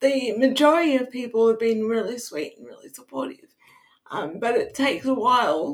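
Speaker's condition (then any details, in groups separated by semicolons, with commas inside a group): Cerebral palsy; wheelchair user, needs support worker, none available pre-NDIS; speech higher on bad days, people on cam often think drunk at first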